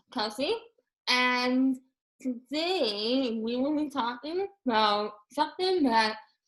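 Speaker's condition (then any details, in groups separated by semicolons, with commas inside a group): Moebius syndrome; congenital facial paralysis, paralyzed tongue, smile surgery; facial paralysis affects speech, infant feeding difficulty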